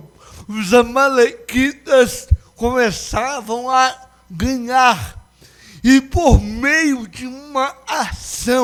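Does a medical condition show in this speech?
Yes: cerebral palsy.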